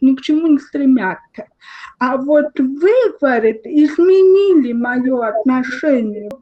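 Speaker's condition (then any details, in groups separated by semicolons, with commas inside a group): Cerebral palsy, spastic diplegia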